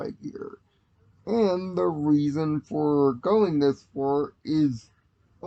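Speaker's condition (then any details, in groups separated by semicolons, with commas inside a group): Cerebral palsy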